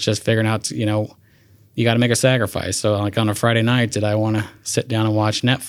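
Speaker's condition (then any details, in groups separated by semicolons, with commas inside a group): No condition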